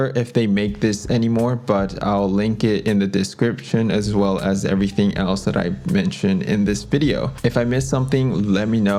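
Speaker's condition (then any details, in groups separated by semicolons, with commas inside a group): No condition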